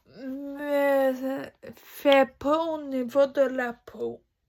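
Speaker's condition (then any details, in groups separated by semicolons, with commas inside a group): Ataxia; degenerative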